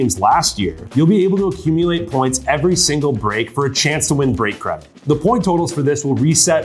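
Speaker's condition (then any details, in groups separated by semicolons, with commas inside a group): No condition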